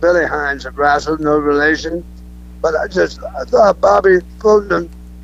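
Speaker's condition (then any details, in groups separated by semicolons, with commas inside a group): Throat cancer; quit podcasts over it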